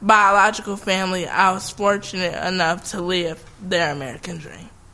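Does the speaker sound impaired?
Yes: cerebral palsy.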